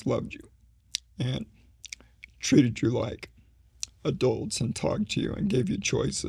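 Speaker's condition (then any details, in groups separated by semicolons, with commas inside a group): ALS; needs voice rest during conversation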